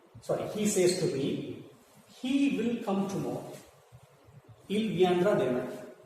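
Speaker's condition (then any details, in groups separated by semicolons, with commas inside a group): No condition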